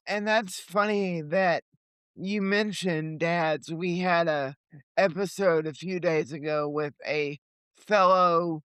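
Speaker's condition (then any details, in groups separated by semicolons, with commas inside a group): Cerebral palsy; limited mobility, legs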